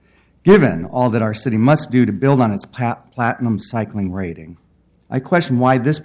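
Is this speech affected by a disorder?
No.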